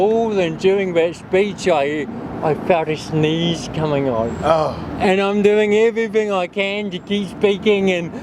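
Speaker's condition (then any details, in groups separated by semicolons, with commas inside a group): Cerebral palsy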